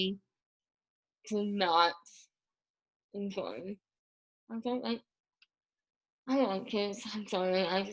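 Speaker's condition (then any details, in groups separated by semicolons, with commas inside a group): Moebius syndrome; paralyzed tongue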